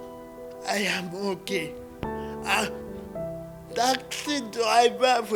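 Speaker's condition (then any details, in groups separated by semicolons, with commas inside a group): Cerebral palsy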